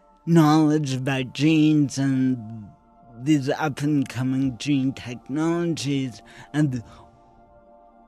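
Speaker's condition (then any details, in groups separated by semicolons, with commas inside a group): Cerebral palsy; slurred speech, slurring tongue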